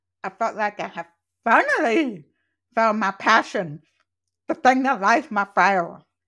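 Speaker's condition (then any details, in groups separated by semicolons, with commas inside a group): Profoundly deaf, congenital; born profoundly deaf, hearing aid wearer, learned to speak orally, does not know sign language; accent from deafness, not British, described as accent from nowhere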